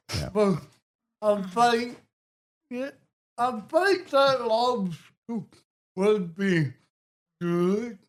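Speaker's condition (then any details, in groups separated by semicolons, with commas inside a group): Cerebral palsy; affects balance, fine motor; diagnosed age 2; speech impediment, often hard to understand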